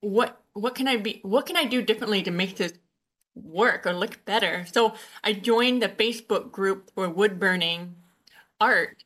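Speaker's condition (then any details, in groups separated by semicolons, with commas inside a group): Usher syndrome, born deaf; diagnosed at 19, retinitis pigmentosa, night blindness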